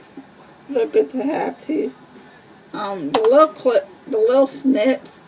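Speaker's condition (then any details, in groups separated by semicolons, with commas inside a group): Cerebral palsy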